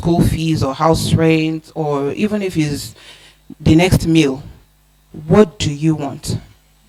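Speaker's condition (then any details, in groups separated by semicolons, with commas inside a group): No condition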